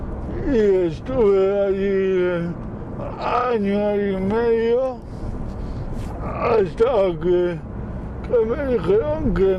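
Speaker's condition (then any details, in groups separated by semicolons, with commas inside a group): Cerebral palsy; from birth, birth complication with forceps delivery, all four limbs affected, muscle atrophy in hands and legs, drives automatic car; speech slightly affected, some difficulty speaking but understood perfectly, once not understood by phone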